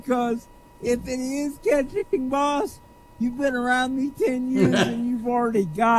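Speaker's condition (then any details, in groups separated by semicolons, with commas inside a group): Cerebral palsy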